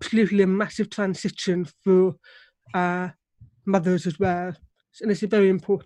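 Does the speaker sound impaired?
Yes: deafness; relies on lip reading, struggles to hear baby cry or tones of sounds.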